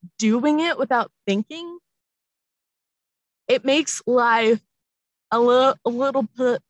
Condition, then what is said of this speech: Stuttering. If it's ordering food in a drive-through and stuttering your way through it.